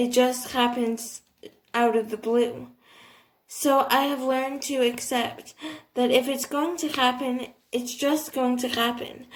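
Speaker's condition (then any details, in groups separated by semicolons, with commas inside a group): Cerebral palsy, athetoid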